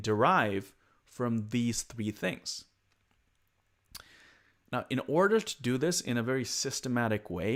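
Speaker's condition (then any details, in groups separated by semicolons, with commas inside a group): No condition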